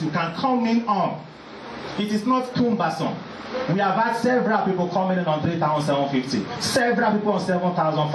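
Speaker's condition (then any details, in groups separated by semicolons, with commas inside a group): No condition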